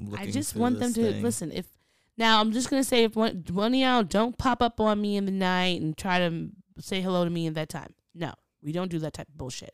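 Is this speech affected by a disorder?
No.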